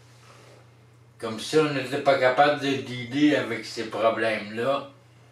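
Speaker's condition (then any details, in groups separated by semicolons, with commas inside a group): Traumatic brain injury; surgery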